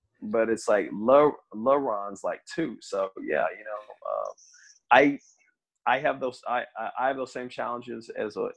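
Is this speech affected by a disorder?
Yes: stutter; stutter since childhood, no speech therapy for lack of money, mother advised slowing down, no cure expected; age 40, ongoing stutter, comes in waves, some days cannot stop stuttering; worse with anxiety, excitement, self-introductions, rarely alone except when rushing, not when angry, podcasts; here repeated sounds, repeated words, prolonged sounds.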